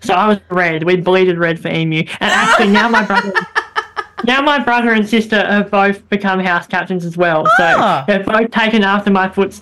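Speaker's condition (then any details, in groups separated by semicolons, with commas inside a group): Bilateral cleft lip and palate; childhood voice squeaky, very airy, nasal, speech therapy after bone graft and throat surgery, speech hindered drama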